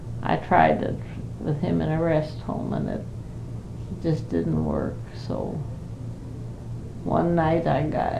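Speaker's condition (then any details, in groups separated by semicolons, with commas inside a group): Parkinson's disease; not very able to do much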